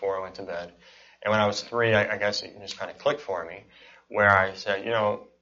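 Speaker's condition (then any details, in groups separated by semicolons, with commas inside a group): Cleft palate and cleft lip; present from birth in Kuwait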